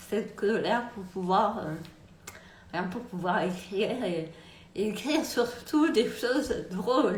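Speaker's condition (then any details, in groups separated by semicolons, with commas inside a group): Multiple sclerosis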